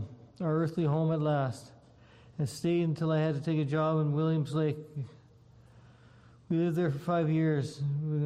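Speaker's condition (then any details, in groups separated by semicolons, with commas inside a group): Parkinson's disease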